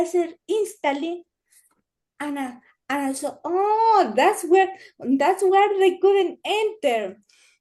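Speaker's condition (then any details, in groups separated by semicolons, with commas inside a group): Cerebral palsy; limits current activity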